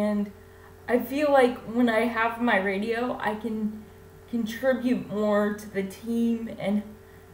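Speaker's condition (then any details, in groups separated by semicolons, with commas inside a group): Cerebral palsy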